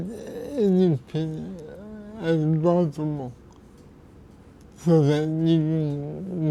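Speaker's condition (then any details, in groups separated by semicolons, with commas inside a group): Cerebral palsy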